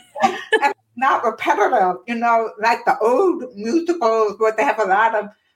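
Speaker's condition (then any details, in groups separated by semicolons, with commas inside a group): Profound deafness; born profoundly deaf, hearing aids until 30s, one cochlear implant after youngest child, weeks post-surgery dizziness; one cochlear implant aids lip reading, noise defeats it, other ear unaided, reprogrammed after upgrades; deaf accent, listeners notice, childhood speech therapy at UT Dallas Cellular Center, ended by middle school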